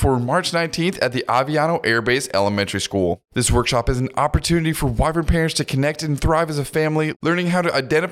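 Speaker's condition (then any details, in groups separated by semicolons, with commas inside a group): No condition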